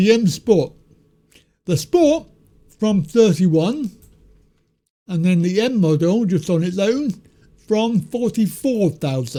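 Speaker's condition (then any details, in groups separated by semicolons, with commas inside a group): Cerebral palsy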